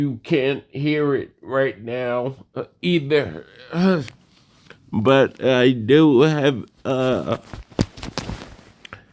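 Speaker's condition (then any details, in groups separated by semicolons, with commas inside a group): Cerebellar degeneration and ataxia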